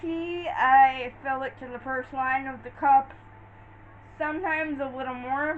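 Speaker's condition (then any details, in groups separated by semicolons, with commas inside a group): Cerebral palsy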